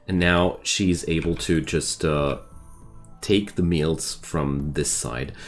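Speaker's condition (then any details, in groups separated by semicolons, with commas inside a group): No condition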